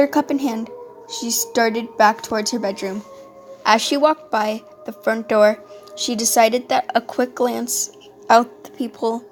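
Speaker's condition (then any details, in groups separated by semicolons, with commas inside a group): No condition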